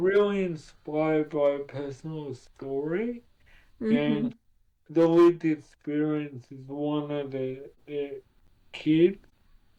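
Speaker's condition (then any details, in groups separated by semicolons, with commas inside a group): Cerebral palsy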